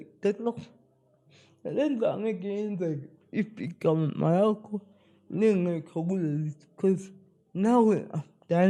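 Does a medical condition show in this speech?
Yes: spastic cerebral palsy.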